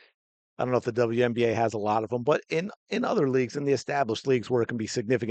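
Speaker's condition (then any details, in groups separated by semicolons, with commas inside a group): No condition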